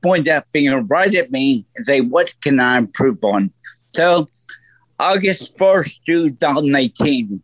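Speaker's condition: Stroke; voice affected

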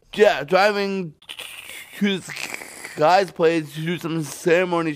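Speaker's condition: Stuttering; uses stutter in stand-up; prolonged sounds

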